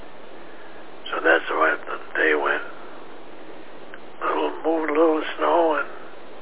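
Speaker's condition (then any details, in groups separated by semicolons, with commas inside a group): Parkinson's disease; treated by doctor in Utica; medication being changed, new batch of medicine being tried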